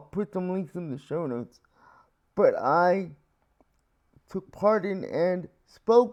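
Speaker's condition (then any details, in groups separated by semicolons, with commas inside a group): Cerebral palsy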